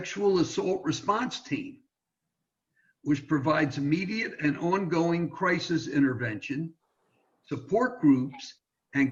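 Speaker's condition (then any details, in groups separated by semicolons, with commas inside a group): No condition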